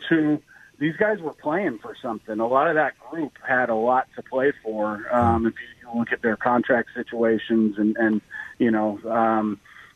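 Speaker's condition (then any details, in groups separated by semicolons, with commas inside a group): No condition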